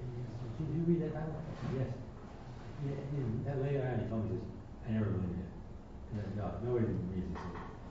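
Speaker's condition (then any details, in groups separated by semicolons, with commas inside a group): Parkinson's disease; worsening over the last 20 years or so; stutters a lot, talks fine most of the time, sometimes stutters up, tape seems to slip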